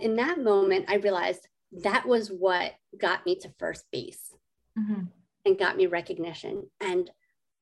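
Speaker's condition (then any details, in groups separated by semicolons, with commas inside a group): Cleft lip and palate; adult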